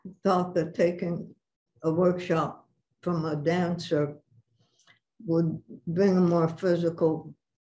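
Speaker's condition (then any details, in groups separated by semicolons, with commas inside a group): Parkinson's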